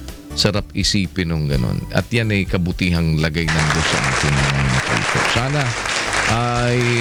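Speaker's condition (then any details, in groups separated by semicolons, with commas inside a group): No condition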